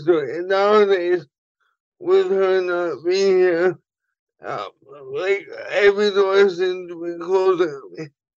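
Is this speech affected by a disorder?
Yes: cerebral palsy; motor skills affected, pain up and down body, everything difficult, formerly helped by Fanta with doors, laundry; voice affected once in a while, talks funny sometimes, mental capability unaffected.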